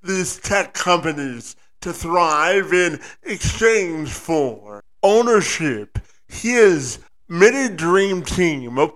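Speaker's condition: Cerebral palsy; from birth

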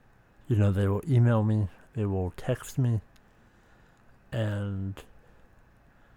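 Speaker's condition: Speech impediment

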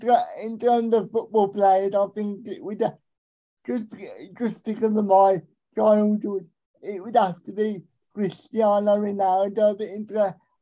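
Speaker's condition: Cerebral palsy; able to communicate

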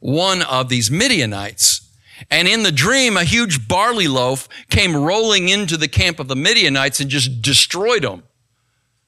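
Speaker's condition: No condition

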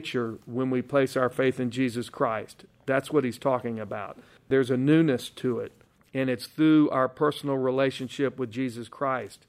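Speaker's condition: No condition

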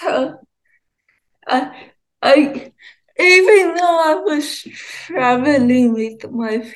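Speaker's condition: Cerebral palsy, ataxia; mostly uses wheelchair

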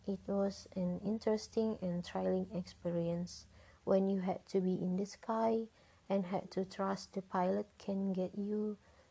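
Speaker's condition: No condition

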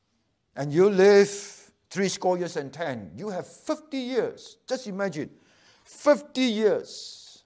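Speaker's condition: No condition

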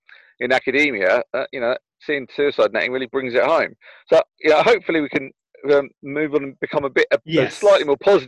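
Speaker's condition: No condition

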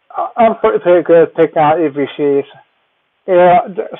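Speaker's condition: Cerebellar ataxia; gets around with walker

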